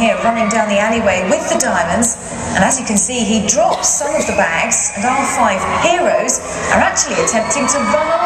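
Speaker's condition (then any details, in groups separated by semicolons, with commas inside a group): No condition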